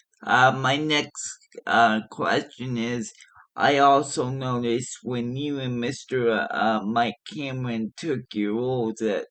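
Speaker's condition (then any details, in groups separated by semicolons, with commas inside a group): Cerebral palsy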